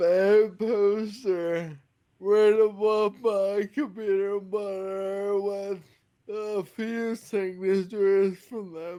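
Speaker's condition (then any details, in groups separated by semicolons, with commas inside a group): Friedreich's ataxia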